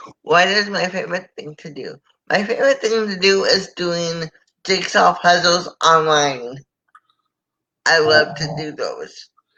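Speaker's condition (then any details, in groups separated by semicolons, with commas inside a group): Cerebral palsy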